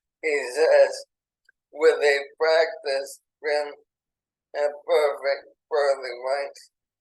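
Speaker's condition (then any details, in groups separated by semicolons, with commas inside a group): ALS; burning in lungs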